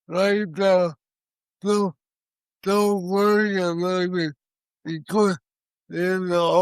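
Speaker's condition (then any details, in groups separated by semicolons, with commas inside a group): Cerebral palsy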